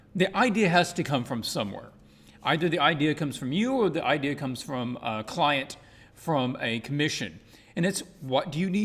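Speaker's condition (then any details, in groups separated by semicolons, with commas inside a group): No condition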